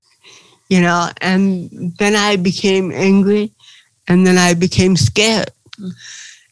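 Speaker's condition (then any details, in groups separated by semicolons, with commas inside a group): Cerebral palsy; since birth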